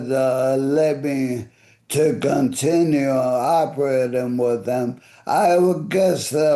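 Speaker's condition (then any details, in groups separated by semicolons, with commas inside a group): ALS; voice affected and fading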